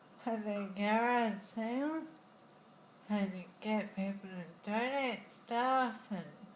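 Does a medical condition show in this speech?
Yes: Friedreich's ataxia; diagnosed in childhood.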